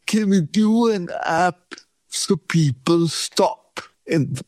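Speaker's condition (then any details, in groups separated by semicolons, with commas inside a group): Cerebral palsy; pain returns in Sweden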